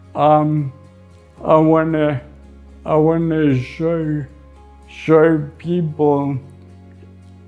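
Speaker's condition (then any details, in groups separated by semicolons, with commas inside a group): Friedreich's ataxia; breathing difficulty on exertion, working on exhaling coordination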